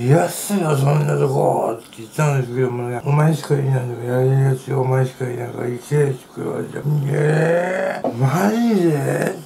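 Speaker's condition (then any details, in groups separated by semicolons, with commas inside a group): Tongue cancer, partial glossectomy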